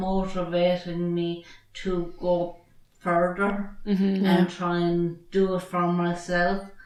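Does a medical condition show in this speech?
Yes: traumatic brain injury.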